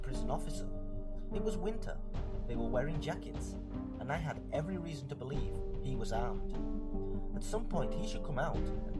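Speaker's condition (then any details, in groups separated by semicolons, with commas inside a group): No condition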